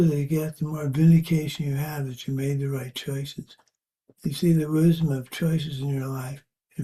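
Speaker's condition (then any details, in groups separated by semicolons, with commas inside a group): Parkinson's; age 73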